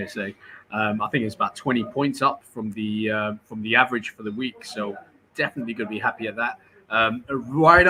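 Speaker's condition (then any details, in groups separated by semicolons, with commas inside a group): No condition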